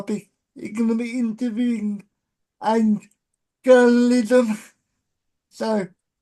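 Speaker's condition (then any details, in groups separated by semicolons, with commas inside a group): Cerebral palsy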